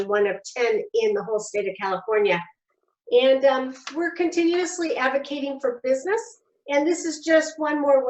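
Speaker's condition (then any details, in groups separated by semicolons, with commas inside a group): No condition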